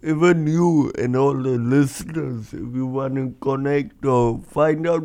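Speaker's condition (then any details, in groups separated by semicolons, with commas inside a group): Cerebral palsy; could not speak properly as child, now speaks publicly as motivational speaker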